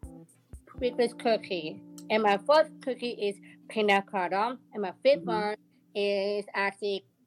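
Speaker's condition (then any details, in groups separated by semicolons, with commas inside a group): Down syndrome; present from birth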